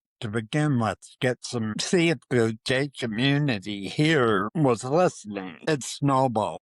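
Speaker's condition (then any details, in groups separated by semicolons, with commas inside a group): Parkinson's disease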